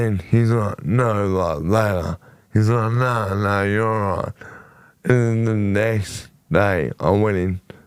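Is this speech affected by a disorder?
Yes: motor neurone disease; shoulder onset.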